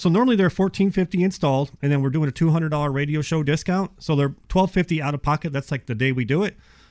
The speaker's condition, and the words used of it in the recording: None; typical speech.